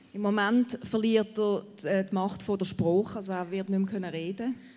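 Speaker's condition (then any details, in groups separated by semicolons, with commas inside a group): No condition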